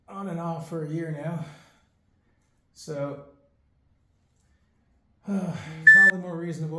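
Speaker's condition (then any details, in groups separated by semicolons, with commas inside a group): No condition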